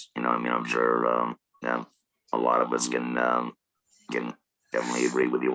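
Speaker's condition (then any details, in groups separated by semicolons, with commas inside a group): Laryngectomy, oesophageal; total laryngectomy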